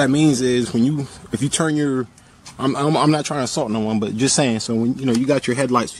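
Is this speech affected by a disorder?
No.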